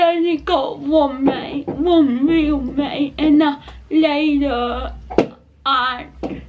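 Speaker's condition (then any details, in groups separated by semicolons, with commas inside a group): Cerebral palsy; not quadriplegic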